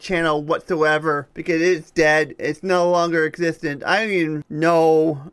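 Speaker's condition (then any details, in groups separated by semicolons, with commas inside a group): No condition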